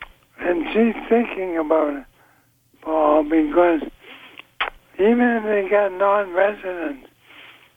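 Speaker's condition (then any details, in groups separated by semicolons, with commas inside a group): ALS; progressive weakness, wheelchair user; weaker hands and arms, uses Dragon speech-to-text software to write; voice getting softer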